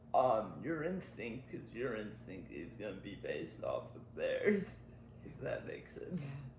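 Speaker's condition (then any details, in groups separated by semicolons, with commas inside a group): Cerebral palsy; powered wheelchair; nearly 20 years powered mobility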